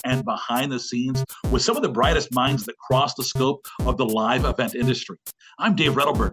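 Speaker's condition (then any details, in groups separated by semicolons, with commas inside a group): No condition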